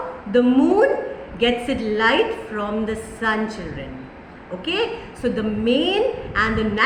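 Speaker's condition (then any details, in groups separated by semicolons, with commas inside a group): No condition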